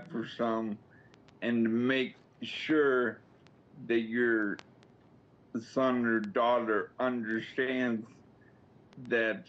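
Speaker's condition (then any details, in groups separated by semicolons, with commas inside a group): Slurred speech after coma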